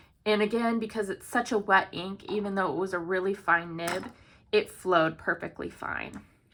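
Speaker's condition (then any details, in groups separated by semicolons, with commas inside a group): No condition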